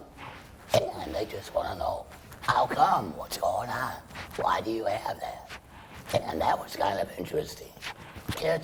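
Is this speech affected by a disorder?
Yes: laryngectomy for laryngeal cancer.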